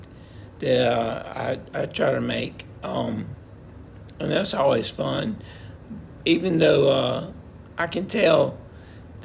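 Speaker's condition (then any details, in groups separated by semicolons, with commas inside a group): Multiple system atrophy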